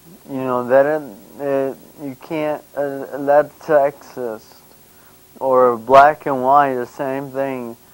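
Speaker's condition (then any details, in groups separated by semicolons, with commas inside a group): Brain injury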